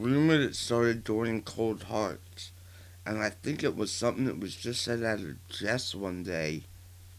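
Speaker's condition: Partial glossectomy for tongue cancer, partial, 40% of right tongue; tracheotomy

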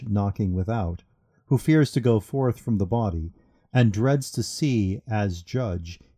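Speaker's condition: No condition

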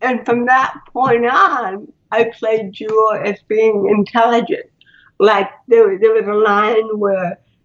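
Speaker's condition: Cerebral palsy; botox

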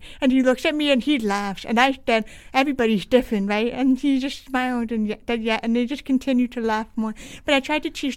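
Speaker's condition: Deaf with cochlear implant, congenital; deaf since birth

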